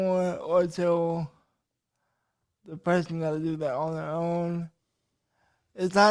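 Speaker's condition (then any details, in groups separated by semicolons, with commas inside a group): Cerebral palsy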